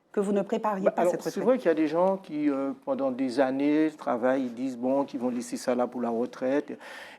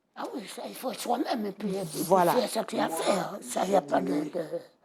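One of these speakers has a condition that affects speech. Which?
The second: total laryngectomy; laryngectomy after earlier illness; after surgery; voice audibly altered.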